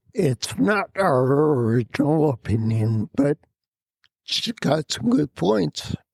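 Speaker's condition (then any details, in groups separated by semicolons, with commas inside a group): Spinocerebellar ataxia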